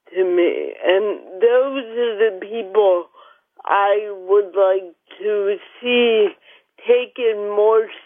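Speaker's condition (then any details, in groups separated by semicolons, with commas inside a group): Cerebral palsy; mild; joins by phone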